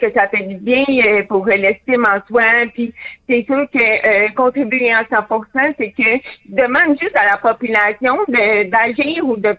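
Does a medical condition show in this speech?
Yes: hearing loss with cochlear implant; hard of hearing, born deaf, total silence when implant removed in water, lip reading helps; hears interviewer by phone through cochlear implant, some people harder to understand by phone; phone understanding varies by person.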